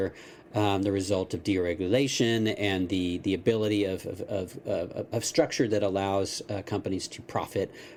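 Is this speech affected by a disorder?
No.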